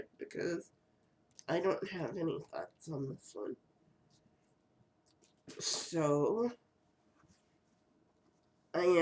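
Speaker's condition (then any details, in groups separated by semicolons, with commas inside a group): Cerebral palsy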